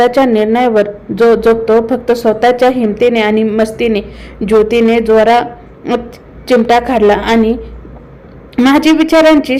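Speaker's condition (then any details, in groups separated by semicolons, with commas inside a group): No condition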